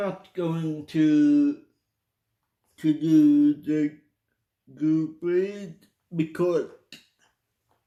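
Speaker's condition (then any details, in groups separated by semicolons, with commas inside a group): Cerebral palsy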